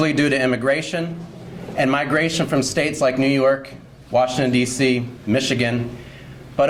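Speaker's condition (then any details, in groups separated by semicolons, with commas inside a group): No condition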